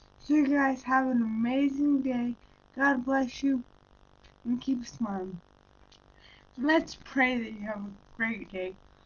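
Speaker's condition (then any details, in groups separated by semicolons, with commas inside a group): Brain injury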